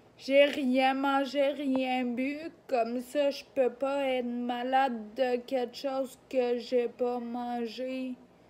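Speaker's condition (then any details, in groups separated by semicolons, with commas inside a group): Ataxia; degenerative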